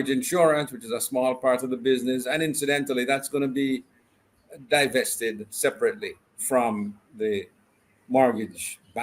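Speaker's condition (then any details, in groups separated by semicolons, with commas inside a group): No condition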